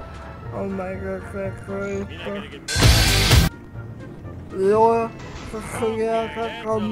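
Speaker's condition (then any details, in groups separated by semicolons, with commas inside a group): Cerebral palsy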